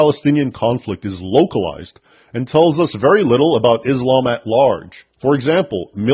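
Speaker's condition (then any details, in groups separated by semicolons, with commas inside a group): No condition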